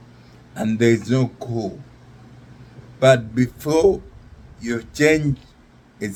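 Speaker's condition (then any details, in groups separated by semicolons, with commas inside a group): Neurological disease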